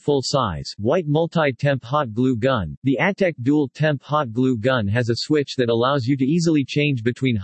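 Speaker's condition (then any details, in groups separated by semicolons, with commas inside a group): No condition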